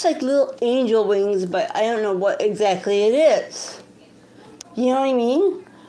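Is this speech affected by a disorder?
Yes: cerebral palsy.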